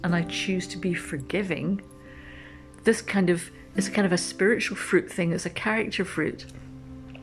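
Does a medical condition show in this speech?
No.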